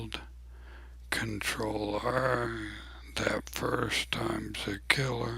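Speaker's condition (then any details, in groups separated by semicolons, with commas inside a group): ALS; abnormally slow voice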